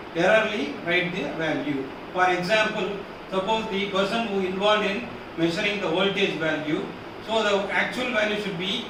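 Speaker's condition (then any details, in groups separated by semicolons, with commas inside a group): No condition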